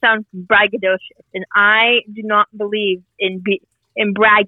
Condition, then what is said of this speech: Stuttering. My gait changes, my nerves become worse, I stutter more, I fall more, I break things.